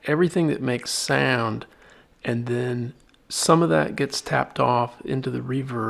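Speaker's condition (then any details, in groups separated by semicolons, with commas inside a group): No condition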